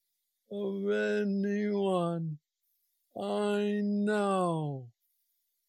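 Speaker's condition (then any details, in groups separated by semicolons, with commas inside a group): Parkinson's disease; still progressing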